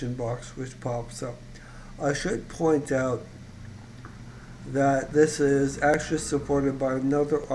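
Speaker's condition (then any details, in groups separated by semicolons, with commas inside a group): ALS; voice still fairly strong, voice banked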